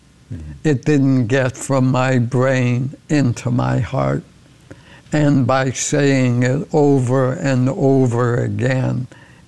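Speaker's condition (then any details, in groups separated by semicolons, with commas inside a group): ALS; progressive ALS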